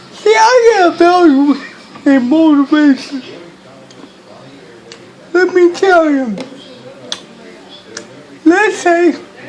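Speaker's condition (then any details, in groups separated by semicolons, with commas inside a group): Cerebral palsy; speech hard to understand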